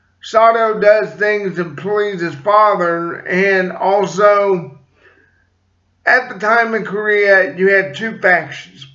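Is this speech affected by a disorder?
Yes: cerebral palsy; slight speech impediment.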